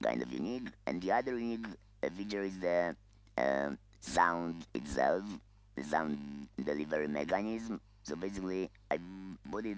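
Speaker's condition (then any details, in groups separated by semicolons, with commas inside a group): Laryngeal cancer, voice loss, electrolarynx; voice lost 8 years ago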